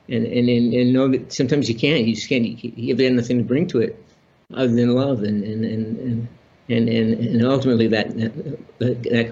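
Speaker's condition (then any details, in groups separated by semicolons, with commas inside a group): Parkinson's disease; broken arm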